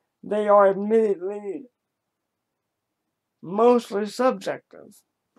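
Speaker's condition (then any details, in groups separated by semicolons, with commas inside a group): Cerebral palsy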